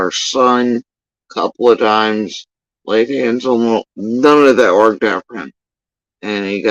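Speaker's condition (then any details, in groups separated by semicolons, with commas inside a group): Facial paralysis after surgery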